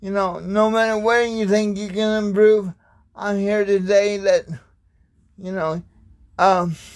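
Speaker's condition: Cerebral palsy

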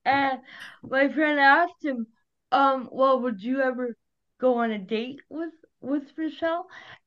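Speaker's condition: Cerebral palsy; onset at birth, needed resuscitation to breathe, diagnosed about 18 months later, physical therapy at Glen Rose Play School; always walked, atypical gait without natural rhythm, scooter for about 12 years; no speech therapy needed as child, thanks to mother

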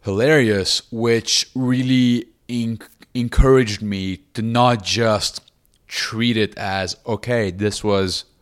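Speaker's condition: Stutter; stutter since starting to speak, long severe and uncontrolled, earlier speech therapy in Lebanon ineffective; chest breathing technique from speech therapy program in England at 17, over a decade ago; still stutters, deep breath every few words, singing-like breathing, control needs constant work; repeated sounds, prolonged sounds

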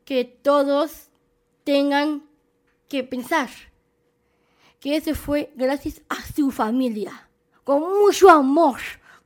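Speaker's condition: Down syndrome; present from birth

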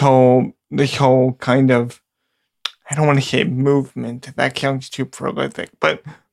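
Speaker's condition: Cerebral palsy; first wheelchair at age 6

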